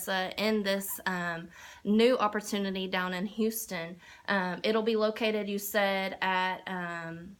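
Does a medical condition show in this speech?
No.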